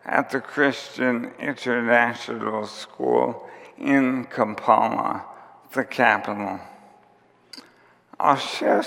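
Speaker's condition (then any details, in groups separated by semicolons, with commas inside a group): ALS; onset with tiredness and clumsiness; diagnosed about two and a half years before recording, symptoms began about four years before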